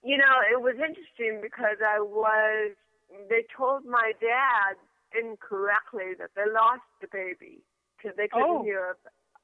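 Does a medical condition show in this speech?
Yes: cerebral palsy; from birth, accident while mother six months pregnant, motor brain injury, hearing impaired, diagnosed late; adult, early intervention at Long Beach, California cerebral palsy school from 18 months; slurred speech in childhood, partly due to hearing impairment.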